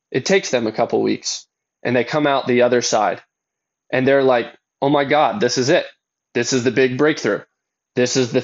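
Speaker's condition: No condition

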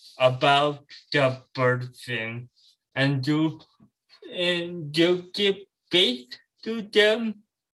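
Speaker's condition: Cerebral palsy

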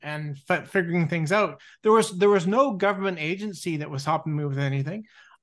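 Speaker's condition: No condition

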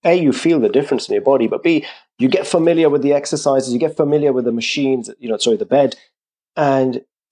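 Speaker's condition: No condition

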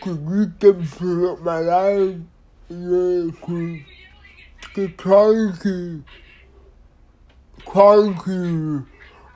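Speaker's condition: Disability affecting speech; speech not clear

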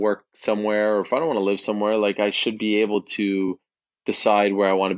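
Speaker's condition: No condition

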